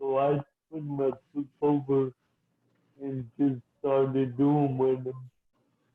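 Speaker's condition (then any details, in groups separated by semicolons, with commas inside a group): Cerebral palsy, mild; speech slightly affected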